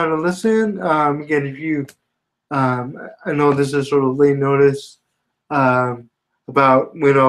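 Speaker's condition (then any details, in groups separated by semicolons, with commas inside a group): Spastic quadriplegia cerebral palsy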